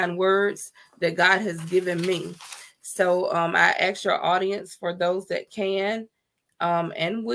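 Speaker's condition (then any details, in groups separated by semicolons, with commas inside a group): No condition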